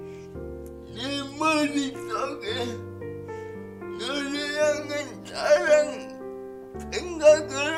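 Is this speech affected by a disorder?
Yes: brain lesion disability grade 1, severe; slurred, unclear pronunciation.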